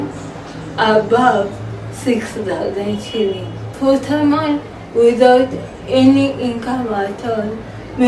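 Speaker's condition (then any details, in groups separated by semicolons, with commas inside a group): Cerebral palsy; from birth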